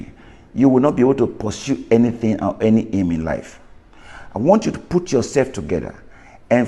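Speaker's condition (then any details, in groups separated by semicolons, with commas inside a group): No condition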